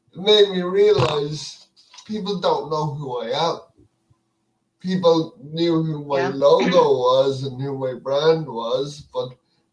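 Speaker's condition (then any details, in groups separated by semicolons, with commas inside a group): Cerebral palsy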